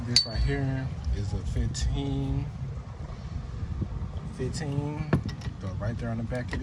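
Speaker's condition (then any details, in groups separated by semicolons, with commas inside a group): No condition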